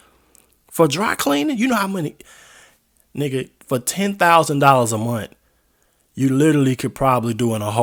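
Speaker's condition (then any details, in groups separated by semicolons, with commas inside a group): No condition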